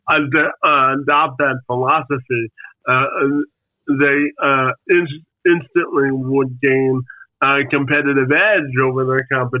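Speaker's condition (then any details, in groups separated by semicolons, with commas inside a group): Spastic quadriplegic cerebral palsy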